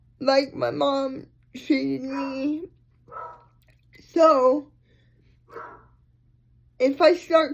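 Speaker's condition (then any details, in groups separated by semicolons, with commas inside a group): Cerebral palsy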